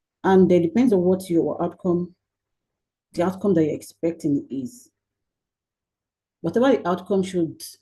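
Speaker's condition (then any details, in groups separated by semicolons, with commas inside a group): No condition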